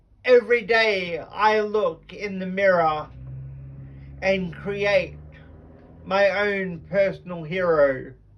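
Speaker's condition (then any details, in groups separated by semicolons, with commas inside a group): Cerebral palsy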